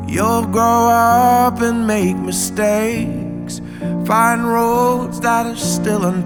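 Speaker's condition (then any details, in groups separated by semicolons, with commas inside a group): No condition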